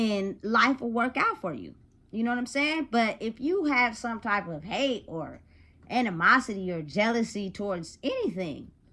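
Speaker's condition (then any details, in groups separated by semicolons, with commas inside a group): No condition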